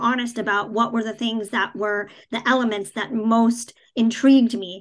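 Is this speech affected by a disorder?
Yes: cleft palate, cleft palate without cleft lip.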